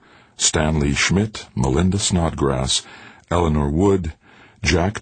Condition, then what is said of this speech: None; typical speech.